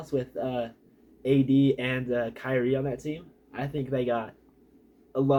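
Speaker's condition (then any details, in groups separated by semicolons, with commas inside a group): No condition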